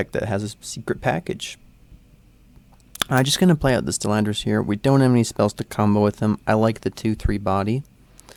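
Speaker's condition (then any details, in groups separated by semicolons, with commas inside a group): No condition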